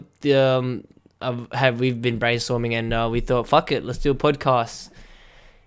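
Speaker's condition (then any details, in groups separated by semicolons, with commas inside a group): No condition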